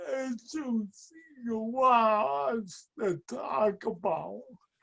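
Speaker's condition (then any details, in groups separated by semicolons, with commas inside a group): Speech and mobility impairment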